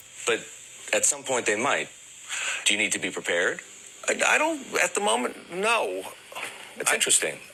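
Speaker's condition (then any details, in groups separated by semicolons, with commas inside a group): No condition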